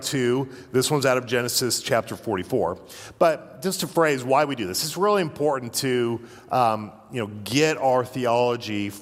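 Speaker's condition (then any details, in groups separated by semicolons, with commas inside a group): No condition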